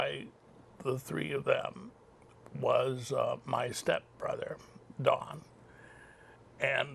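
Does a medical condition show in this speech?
Yes: cerebral palsy.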